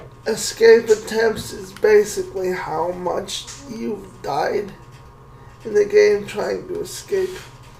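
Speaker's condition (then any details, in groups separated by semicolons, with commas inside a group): Cerebral palsy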